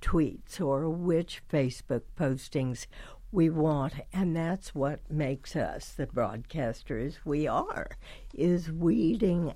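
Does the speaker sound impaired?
Yes: spasmodic dysphonia; neurological, basal ganglia signals vocal cords to clamp down inappropriately, onset about age 50; still receiving periodic botulinum toxin injections into vocal cords; voice previously lost, voice not smooth.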